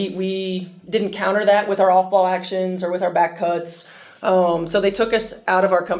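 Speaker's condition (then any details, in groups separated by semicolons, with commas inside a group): No condition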